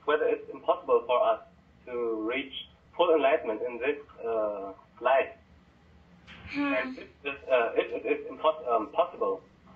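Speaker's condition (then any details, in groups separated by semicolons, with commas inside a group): No condition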